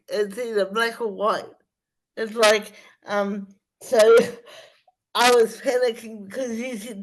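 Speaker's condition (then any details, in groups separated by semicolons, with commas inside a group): Spastic cerebral palsy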